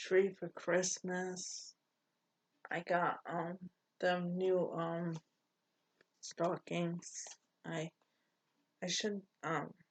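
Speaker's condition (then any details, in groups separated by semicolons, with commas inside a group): Cerebral palsy; poor balance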